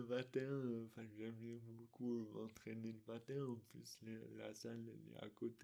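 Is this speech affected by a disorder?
Yes: dystonia; articulation difficulties.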